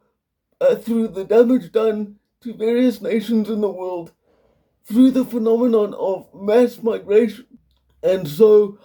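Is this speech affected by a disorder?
Yes: quadriplegic cerebral palsy, severe.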